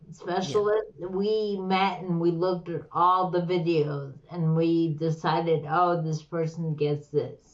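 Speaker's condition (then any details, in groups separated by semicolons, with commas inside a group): Slurred speech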